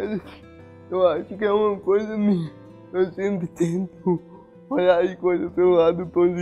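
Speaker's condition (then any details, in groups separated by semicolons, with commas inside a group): Cerebral palsy; some difficulty speaking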